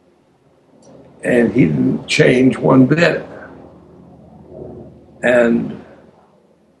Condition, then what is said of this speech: Aphasia. It's like an inner dialogue, and the one thing is that I may take too long before you will get frustrated.